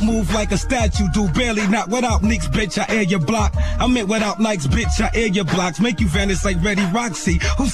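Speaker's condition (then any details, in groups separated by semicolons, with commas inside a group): No condition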